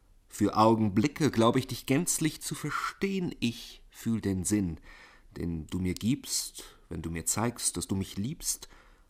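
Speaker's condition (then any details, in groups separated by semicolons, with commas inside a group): No condition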